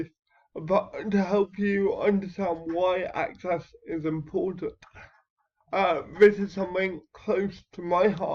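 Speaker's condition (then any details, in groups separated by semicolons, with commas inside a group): Cerebral palsy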